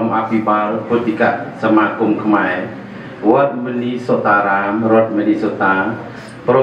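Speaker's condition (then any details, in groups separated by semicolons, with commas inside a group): No condition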